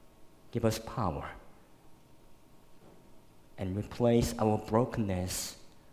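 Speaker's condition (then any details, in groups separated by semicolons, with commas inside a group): Cleft lip and palate, severe; one in junior high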